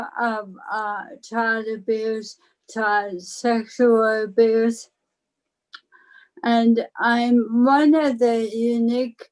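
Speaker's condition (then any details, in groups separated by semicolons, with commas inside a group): ALS; slight speech impairment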